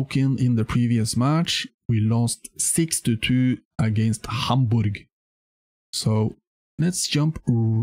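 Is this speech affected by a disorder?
No.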